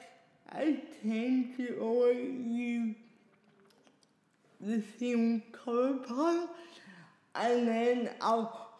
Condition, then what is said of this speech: Cerebral palsy. And I hear it because whenever I talk, I don't hear what you hear.